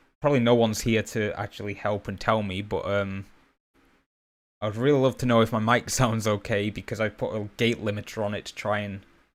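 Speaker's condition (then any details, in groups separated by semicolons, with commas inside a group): No condition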